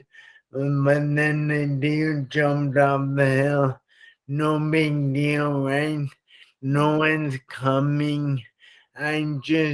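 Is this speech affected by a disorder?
Yes: traumatic brain injury.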